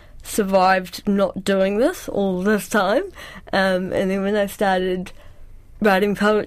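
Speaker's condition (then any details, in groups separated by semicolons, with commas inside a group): Cerebral palsy; cerebral palsy since childhood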